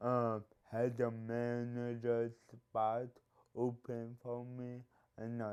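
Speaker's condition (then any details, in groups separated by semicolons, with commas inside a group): Cerebral palsy; speech impediment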